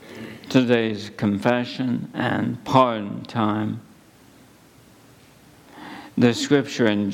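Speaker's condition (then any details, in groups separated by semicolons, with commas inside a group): ALS; at least a couple of months since diagnosis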